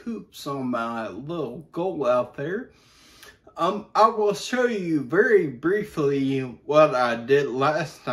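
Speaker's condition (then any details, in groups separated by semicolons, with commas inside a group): Brain injury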